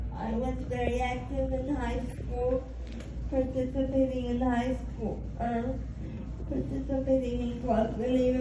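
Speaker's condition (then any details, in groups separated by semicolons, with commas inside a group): Cerebral palsy; spastic quadriplegia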